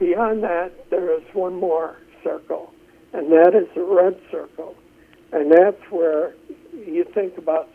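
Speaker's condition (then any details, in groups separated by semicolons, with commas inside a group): Essential tremor; drawings made shaky by the tremor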